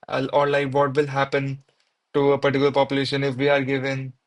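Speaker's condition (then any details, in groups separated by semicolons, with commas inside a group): No condition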